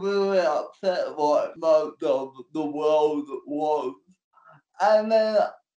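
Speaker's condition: Cerebral palsy; NDIS support worker for transport, getting on and off stage, personal care

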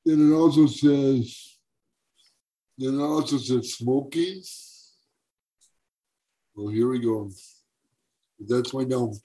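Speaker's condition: Cerebral palsy; congenital, spasticity, muscle stiffness, wheelchair for mobility

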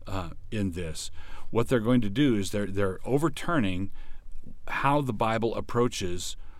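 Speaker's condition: No condition

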